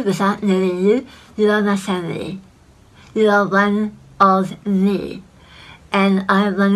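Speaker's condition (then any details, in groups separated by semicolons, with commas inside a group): Head and neck cancer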